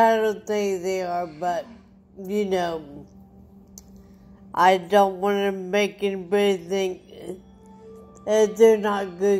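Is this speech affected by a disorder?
Yes: traumatic brain injury.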